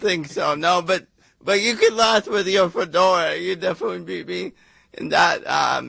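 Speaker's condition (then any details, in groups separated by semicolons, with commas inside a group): Cerebral palsy; sought better speaking for play-by-play, attended Toastmasters, hired speaking coach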